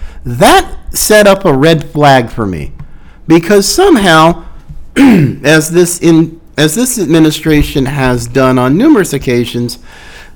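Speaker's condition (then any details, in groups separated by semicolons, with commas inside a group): No condition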